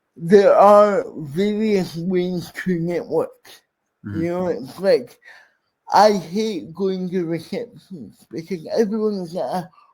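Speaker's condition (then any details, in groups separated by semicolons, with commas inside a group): Cerebral palsy; speech impairment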